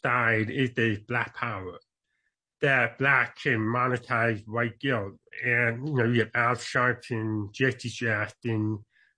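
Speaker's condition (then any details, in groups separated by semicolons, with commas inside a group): Deafness; congenital deafness, born deaf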